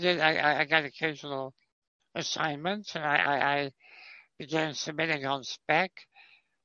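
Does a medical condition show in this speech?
Yes: spinal muscular atrophy type 2; congenital, never walked or stood, lifelong wheelchair user, could not type or use computer fast enough; about 60 years since onset, uses Dragon voice to text.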